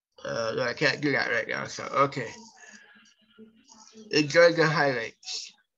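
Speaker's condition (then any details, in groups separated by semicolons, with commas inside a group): Cerebral palsy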